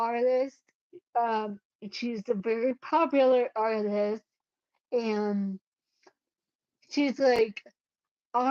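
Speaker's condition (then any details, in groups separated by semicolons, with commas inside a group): Cerebellar ataxia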